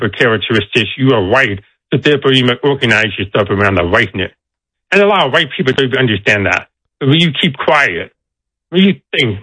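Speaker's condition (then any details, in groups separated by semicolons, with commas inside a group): Deafness; deaf accent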